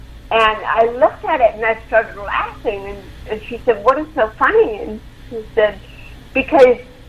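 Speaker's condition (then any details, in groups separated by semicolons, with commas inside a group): Cerebral palsy; involuntary movements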